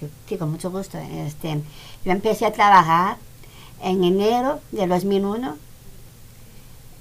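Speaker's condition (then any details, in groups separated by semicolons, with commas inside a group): Down syndrome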